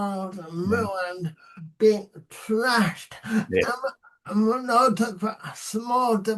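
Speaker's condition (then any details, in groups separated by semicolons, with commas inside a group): Cerebral palsy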